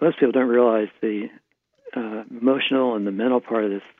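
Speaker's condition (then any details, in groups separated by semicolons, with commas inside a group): Parkinson's disease; functioning almost normally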